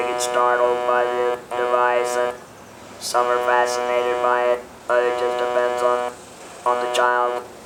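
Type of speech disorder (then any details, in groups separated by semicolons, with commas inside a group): Electrolarynx speech; laryngectomy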